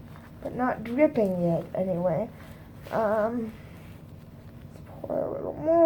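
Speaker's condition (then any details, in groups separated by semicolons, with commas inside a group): Cerebral palsy; both hands affected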